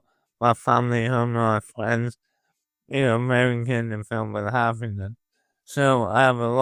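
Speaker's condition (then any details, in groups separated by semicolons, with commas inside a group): Motor neuron disease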